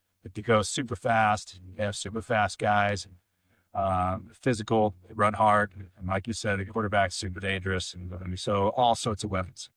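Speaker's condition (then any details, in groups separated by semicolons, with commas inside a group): No condition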